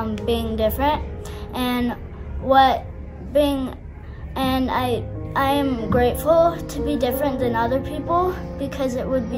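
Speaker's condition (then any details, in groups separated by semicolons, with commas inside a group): Cerebral palsy; cerebral palsy, affects balance; short of breath on stairs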